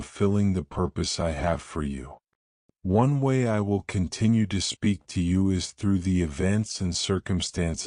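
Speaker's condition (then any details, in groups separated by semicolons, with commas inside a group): No condition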